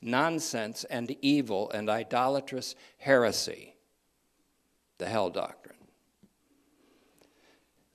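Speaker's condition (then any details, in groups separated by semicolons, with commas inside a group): No condition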